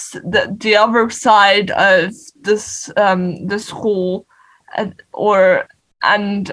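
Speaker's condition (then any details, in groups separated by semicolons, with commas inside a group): Cerebral palsy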